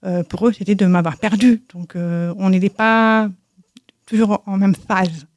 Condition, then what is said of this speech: Deafness. Oui. On ne peut pas savoir si vous ne nous le dites pas que, vous êtes sourde.